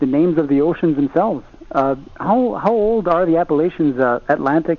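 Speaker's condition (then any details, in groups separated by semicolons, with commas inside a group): No condition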